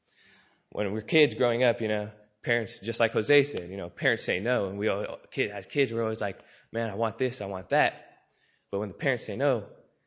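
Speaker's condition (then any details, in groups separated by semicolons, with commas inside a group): No condition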